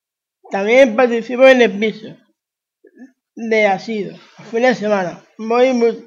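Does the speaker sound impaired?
Yes: Down syndrome; attended Assido Centre since early childhood; age 20.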